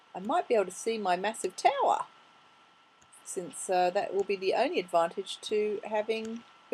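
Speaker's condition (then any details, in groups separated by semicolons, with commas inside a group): No condition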